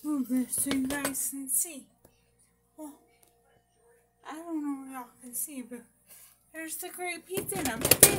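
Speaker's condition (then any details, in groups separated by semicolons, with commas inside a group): Brain injury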